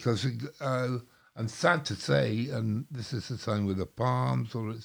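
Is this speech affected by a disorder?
Yes: stroke; mini stroke since last podcast visit; recuperating, speech coming back; slurring words a lot, people think drunk.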